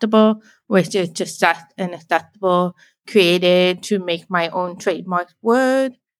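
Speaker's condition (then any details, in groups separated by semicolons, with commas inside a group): Deafblind, born deaf; hearing aid on right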